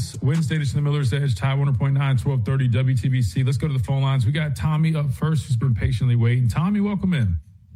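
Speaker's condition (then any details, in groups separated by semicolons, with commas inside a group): No condition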